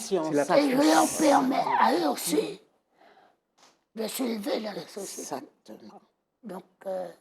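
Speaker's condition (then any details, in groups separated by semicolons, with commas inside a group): Total laryngectomy; laryngectomy after earlier illness; voice audibly altered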